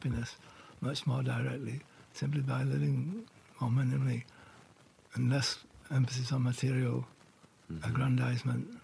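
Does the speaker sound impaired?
Yes: Parkinson's; diagnosed about 4 years ago; no typical shaking, very focused walking, symptoms held off through meditation, wife Laurie does 95% of chores.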